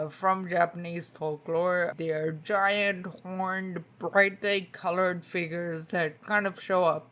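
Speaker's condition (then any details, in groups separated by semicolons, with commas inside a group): Spinocerebellar ataxia type 2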